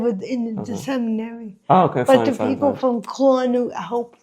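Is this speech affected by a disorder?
Yes: cerebral palsy.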